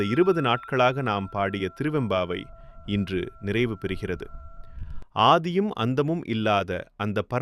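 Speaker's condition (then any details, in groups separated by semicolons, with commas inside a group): No condition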